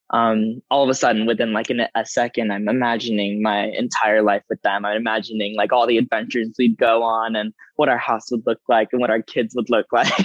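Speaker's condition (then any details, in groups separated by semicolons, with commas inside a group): No condition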